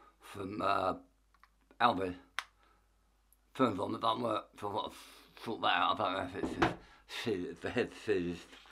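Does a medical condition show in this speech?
Yes: tongue cancer; half tongue removed.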